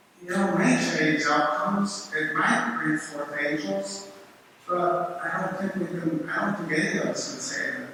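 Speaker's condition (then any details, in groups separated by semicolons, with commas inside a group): No condition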